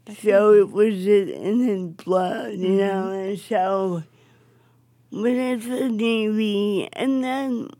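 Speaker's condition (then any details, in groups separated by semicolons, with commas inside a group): Cerebral palsy; affects speech, wheelchair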